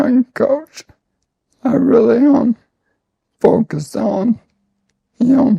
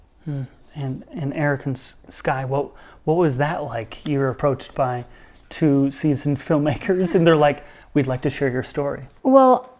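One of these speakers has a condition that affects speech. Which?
The first: ALS; slowly progressing form, arms, legs, voice, lungs affected; onset about 7.5 years ago, diagnosed 3-4 years ago; voice and lungs affected.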